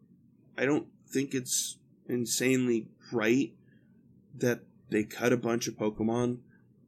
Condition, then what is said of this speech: No condition.